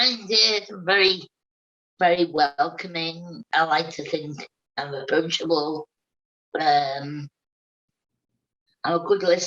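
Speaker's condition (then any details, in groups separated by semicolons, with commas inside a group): Cerebral palsy; birth oxygen deprivation, from birth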